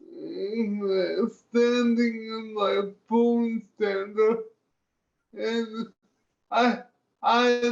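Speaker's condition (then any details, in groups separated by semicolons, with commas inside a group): Cerebral palsy; limited use of the hands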